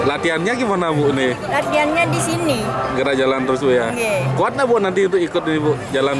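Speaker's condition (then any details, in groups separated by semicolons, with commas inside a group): No condition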